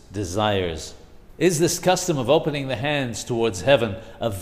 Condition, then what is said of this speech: None; typical speech.